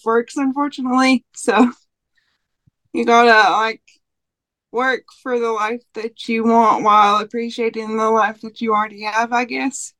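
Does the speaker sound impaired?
Yes: cerebral palsy; no speech dictation software at present.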